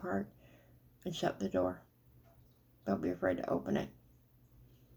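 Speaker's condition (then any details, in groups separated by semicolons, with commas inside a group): Cerebral palsy; speech noticeably atypical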